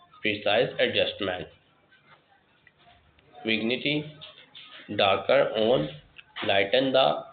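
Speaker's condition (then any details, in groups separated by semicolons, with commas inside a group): No condition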